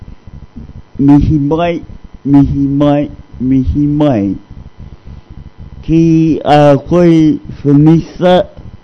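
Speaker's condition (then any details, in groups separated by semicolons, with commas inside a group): Cerebral palsy; discovered at age 2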